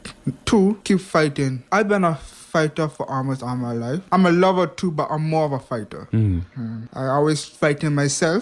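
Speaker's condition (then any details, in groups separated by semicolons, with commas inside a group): Hearing impairment; past speech impediment, ongoing hearing loss; hearing not too great; speech impediment overcome through much speech practice and focused listening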